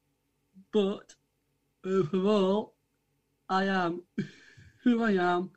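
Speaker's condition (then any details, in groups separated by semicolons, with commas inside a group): Down syndrome; from birth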